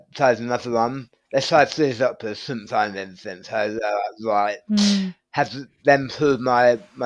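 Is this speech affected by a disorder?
Yes: tongue cancer surgery.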